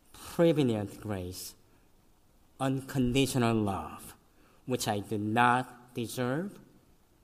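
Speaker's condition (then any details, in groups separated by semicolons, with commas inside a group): Cleft lip and palate; congenital, severe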